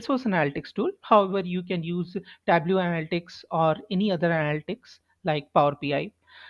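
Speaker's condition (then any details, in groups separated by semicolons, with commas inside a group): No condition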